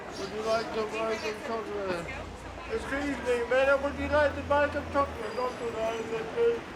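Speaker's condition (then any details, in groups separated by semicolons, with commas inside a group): Cerebral palsy; from birth, spasticity; high needs, 24-hour care, movements effortful and draining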